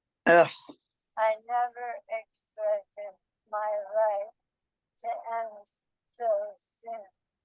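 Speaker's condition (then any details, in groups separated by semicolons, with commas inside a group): ALS; bulbar onset, genetic; significant drooling, dysarthria, dysphasia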